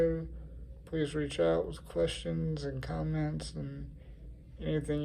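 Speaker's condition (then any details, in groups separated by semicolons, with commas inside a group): Cerebral palsy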